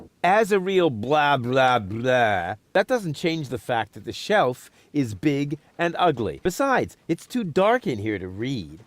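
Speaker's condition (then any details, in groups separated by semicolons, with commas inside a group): No condition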